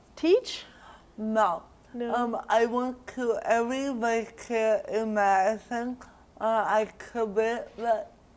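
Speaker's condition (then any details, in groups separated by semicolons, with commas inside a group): Cerebral palsy; diagnosed around age one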